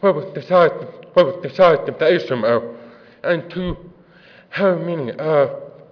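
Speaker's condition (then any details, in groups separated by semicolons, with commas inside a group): Deafness; offers to repeat if not understood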